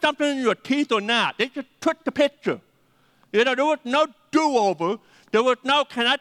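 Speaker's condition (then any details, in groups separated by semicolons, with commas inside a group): Deafness; 80% deaf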